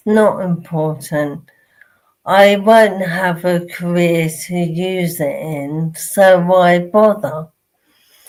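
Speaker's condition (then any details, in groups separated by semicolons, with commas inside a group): Motor neurone disease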